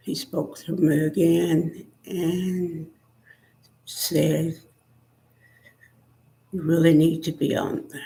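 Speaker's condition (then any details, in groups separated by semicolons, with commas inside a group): Spinal neurosarcoidosis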